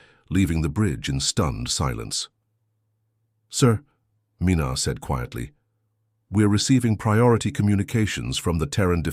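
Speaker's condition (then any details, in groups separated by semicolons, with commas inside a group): No condition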